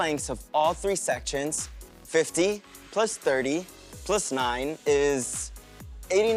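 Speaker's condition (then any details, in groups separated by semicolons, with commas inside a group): No condition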